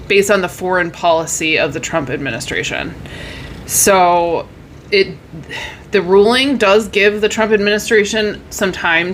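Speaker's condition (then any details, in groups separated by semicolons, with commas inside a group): No condition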